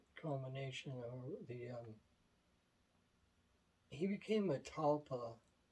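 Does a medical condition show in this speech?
Yes: myasthenia gravis; tongue intermittently weak, harder to move during recording.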